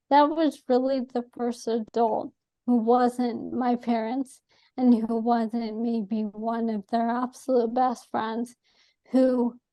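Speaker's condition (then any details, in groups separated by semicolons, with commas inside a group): ALS; atypical case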